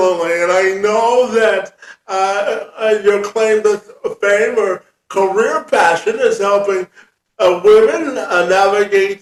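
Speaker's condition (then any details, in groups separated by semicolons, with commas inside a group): Cerebral palsy; spastic quadriplegic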